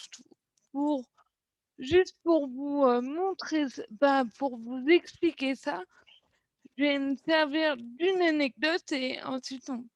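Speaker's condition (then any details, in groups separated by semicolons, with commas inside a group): Cerebral palsy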